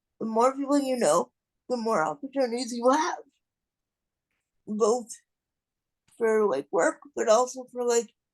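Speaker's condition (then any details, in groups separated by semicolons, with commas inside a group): Cerebral palsy; non-progressive, will not improve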